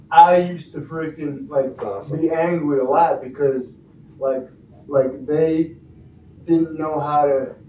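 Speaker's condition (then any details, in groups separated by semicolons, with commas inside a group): Cerebral palsy; from birth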